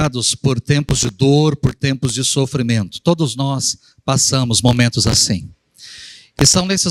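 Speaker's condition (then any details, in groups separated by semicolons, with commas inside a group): No condition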